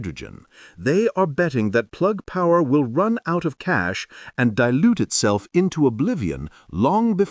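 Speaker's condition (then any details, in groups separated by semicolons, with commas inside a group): No condition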